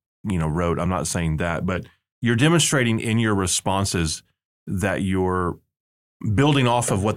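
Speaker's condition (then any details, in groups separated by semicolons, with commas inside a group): No condition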